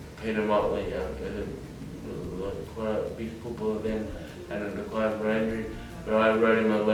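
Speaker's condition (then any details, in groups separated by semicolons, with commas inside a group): Brain injury; acquired, fall from height; about 13 years since injury, lives independently, early wheelchair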